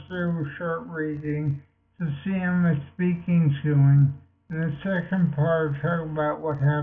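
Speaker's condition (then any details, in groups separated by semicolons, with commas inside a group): Multiple sclerosis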